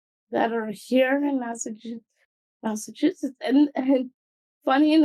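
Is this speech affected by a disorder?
Yes: cerebral palsy.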